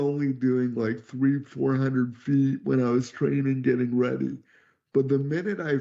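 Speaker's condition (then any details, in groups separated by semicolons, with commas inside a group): Cerebral palsy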